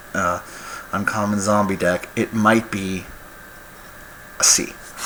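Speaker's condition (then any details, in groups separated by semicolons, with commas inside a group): No condition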